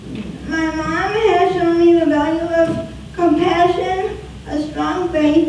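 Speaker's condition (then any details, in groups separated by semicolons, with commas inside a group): Spastic quadriplegic cerebral palsy; wheelchair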